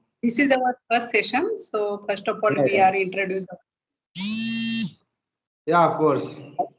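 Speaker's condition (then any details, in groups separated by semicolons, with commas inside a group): No condition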